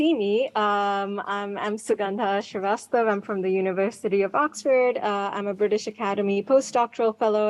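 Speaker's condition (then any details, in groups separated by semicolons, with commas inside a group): No condition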